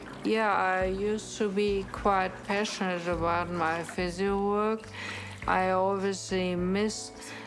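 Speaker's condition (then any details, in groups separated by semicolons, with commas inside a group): Severe traumatic brain injury, right-sided ataxia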